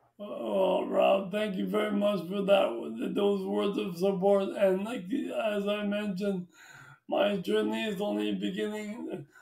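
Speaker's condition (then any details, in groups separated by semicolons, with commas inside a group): Traumatic brain injury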